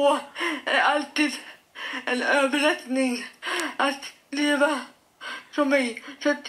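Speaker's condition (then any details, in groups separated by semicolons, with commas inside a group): Dyskinetic cerebral palsy, severe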